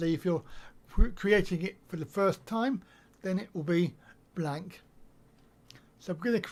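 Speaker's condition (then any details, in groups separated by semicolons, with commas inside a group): Cerebral palsy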